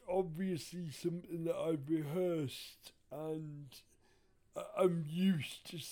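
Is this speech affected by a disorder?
Yes: cerebral palsy; wheelchair user.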